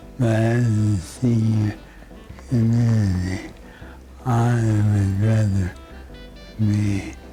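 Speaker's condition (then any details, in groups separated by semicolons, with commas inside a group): Parkinson's disease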